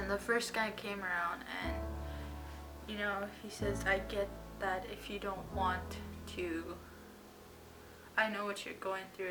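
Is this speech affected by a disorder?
No.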